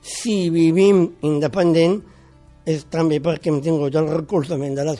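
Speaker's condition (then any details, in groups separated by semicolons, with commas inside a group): Down syndrome; congenital, born with it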